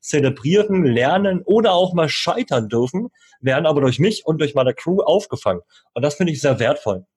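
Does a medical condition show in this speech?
Yes: cleft lip and palate, cleft lip, jaw and palate; learned to speak through speech therapy until age nine.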